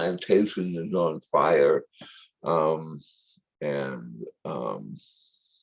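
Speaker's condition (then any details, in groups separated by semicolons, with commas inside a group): Tongue cancer surgery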